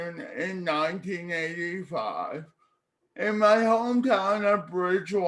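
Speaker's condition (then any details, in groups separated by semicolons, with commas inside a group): Cerebral palsy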